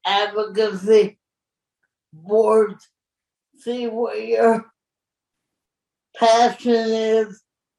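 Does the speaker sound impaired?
Yes: cerebral palsy; born very premature, staff help with Hoyer lift transfers in and out of bed.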